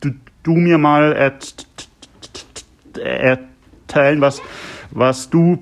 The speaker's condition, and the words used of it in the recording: Stuttering. Zum Beispiel ist es so, wenn ich singe, dann stotter ich überhaupt nicht.